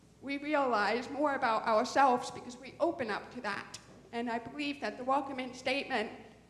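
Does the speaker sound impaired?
Yes: deafness; born deaf, profound hearing loss, some cochlear hair cells left but insufficient, cochlear implant chosen by doctor father.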